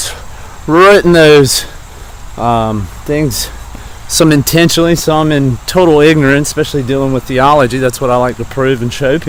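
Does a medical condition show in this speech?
No.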